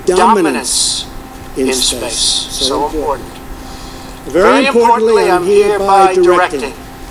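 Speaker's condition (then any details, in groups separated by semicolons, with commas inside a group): No condition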